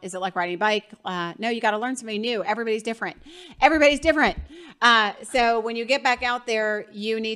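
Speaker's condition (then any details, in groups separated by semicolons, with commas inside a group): No condition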